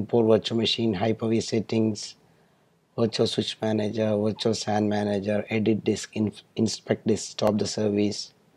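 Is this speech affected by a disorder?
No.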